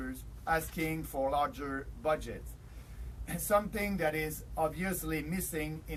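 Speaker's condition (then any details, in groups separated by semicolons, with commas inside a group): No condition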